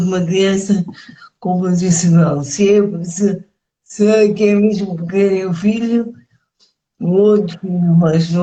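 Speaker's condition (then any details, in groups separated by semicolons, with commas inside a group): Cerebral palsy; speech affected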